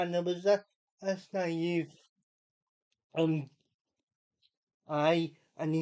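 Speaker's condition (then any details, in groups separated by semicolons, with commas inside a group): Cerebral palsy; unable to walk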